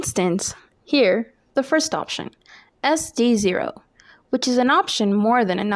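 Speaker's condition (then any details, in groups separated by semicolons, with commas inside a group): No condition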